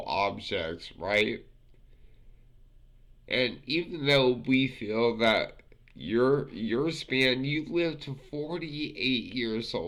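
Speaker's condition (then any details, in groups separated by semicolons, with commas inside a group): Multiple sclerosis; affects fingers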